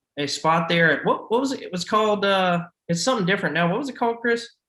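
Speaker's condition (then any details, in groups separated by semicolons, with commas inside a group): No condition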